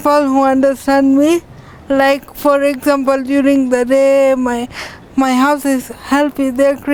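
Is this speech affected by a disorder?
Yes: cerebral palsy; from birth.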